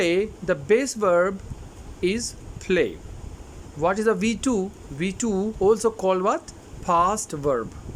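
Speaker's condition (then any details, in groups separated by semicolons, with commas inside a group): No condition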